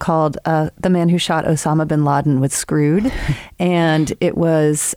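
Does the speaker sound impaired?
No.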